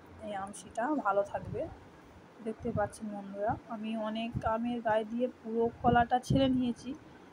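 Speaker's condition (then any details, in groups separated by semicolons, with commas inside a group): No condition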